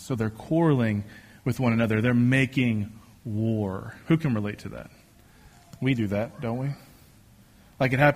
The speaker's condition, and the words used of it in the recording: None; typical speech.